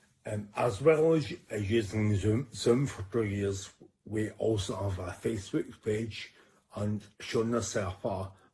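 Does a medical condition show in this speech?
Yes: idiopathic cerebellar ataxia; about 18 years since diagnosis.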